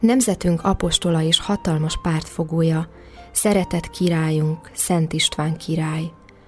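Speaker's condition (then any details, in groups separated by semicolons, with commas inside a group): No condition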